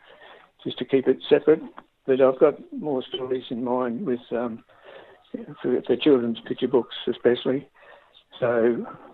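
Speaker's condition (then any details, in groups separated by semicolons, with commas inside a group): Parkinson's disease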